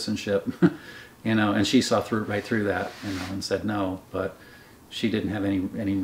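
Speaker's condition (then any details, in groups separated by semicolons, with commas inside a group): No condition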